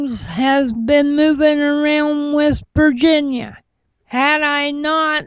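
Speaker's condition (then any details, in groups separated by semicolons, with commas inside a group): Cerebral palsy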